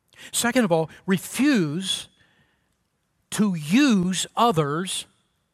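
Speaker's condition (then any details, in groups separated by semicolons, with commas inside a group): No condition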